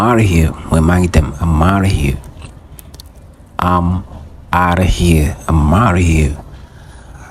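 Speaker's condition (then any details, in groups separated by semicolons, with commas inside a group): No condition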